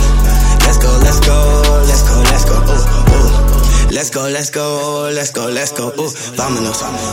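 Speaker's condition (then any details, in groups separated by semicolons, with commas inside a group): No condition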